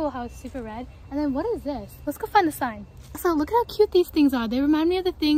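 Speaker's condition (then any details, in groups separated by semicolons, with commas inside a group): No condition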